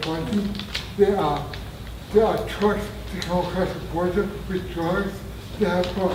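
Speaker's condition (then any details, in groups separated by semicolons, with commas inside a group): Traumatic brain injury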